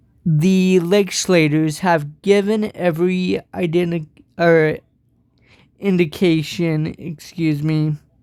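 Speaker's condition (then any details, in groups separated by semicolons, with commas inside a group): Cerebral palsy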